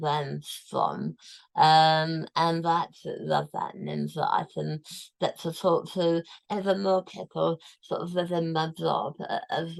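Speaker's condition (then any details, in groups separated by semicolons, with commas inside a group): Tongue cancer, tongue removed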